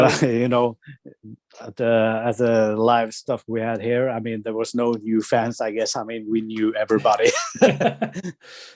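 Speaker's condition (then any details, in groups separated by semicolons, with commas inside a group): No condition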